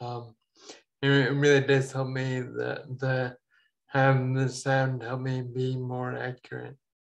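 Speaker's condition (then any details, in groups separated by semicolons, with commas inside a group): Ataxia; falls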